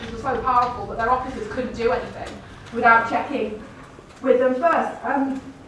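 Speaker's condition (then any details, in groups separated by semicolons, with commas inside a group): No condition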